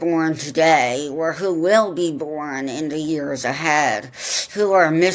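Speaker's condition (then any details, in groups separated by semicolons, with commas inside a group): Profound deafness; congenital profound deafness, cochlear implants, attended Ohio Valley Voices school in southwest Ohio; excellent conversationalist, natural communicator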